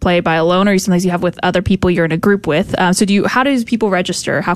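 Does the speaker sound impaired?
No.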